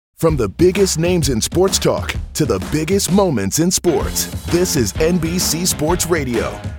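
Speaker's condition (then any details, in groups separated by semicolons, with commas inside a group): No condition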